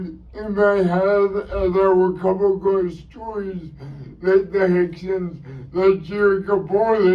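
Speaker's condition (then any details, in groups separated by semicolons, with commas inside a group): Cerebral palsy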